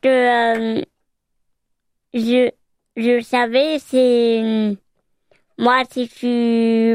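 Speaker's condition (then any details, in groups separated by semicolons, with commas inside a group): Hearing loss; hearing loss since birth, hearing aid removed into handbag for very loud sound, sign language learned at Foyer Marignotte; chansigneuse in Chœur de Talent with Patrice Carillo, signs songs with face and hands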